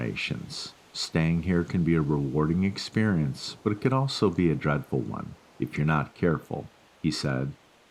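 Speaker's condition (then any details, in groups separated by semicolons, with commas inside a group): No condition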